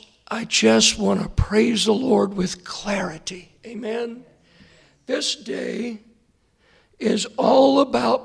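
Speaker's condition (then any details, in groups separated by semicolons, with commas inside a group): Hoarseness after vocal cord surgery; hard to hear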